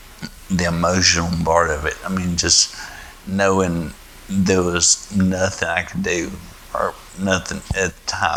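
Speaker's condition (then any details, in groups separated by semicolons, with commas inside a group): Spinocerebellar ataxia type 1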